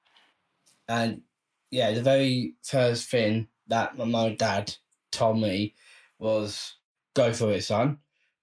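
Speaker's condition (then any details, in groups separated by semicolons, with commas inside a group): Down syndrome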